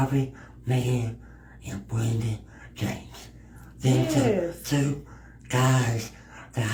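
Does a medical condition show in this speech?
Yes: cerebral palsy.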